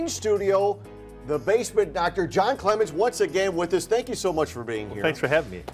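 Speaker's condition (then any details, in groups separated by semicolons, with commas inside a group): No condition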